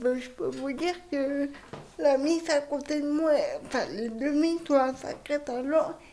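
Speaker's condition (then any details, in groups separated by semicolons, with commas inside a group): Cerebral palsy; cerebral palsy from lack of oxygen at birth, all motor function damaged, cognition intact, wheelchair user; speech and expression disability, articulation on radio needs considerable effort and concentration, slight stumbling on early questions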